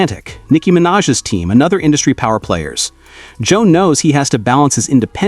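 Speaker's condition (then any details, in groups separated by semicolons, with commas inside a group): No condition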